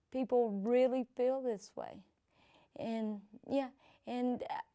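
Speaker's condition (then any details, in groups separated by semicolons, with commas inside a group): Cerebral palsy; present from birth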